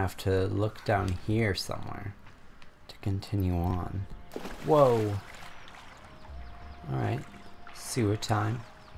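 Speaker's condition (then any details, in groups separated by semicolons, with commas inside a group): No condition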